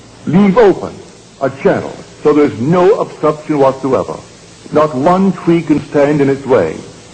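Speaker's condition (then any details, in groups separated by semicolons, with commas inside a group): No condition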